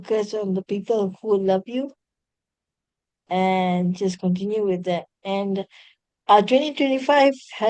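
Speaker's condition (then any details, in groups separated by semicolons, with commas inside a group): Cerebral palsy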